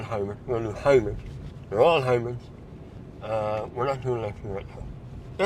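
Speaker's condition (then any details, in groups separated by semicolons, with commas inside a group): Mouth cancer surgery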